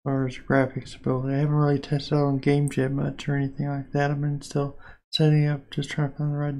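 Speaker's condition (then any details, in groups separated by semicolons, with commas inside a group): Parkinson's disease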